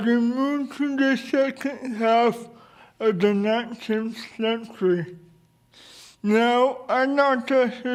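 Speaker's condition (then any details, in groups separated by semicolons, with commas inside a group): Cerebral palsy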